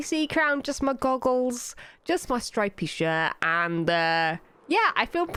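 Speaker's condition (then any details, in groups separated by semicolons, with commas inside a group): No condition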